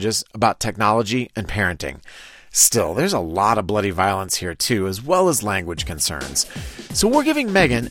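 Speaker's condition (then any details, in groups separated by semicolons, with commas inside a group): No condition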